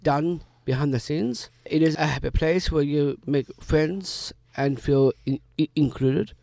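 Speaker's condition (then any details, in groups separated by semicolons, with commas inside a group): Down syndrome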